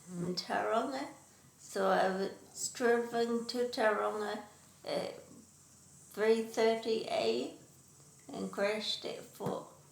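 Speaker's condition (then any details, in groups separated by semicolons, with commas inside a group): Traumatic brain injury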